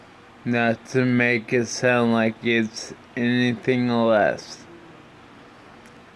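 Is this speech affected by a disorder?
Yes: brain injury (brain shearing); tracheostomy.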